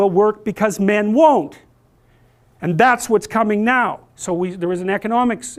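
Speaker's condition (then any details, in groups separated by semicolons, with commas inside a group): No condition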